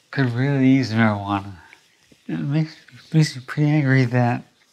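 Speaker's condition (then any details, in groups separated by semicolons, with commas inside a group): Parkinson's disease; tremor, dyskinesia, sublingual cannabis; voice affected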